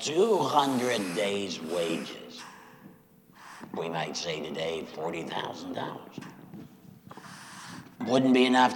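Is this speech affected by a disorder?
Yes: laryngectomy after throat cancer; speaking through voice prosthesis today.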